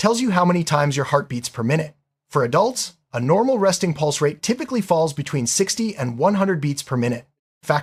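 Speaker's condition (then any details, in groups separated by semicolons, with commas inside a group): No condition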